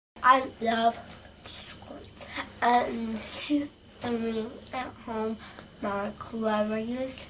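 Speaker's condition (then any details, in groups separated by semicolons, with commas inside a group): Hyperkinetic dysarthria; Sydenham's chorea; during illness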